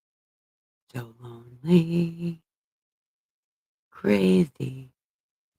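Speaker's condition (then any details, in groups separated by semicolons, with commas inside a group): Brain injury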